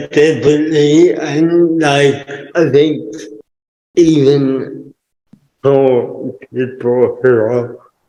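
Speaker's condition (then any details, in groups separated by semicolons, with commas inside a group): Cerebral palsy; permanent wheelchair user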